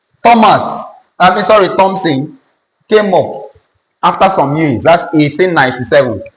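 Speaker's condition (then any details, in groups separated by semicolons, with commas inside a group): No condition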